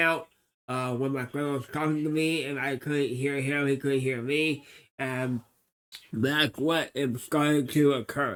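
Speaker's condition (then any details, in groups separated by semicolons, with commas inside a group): Cerebral palsy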